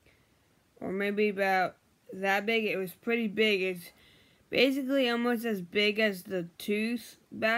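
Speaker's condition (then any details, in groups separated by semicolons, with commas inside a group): Brain injury; memory problems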